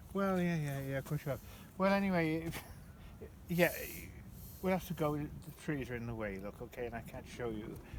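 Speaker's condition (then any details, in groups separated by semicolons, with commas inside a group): No condition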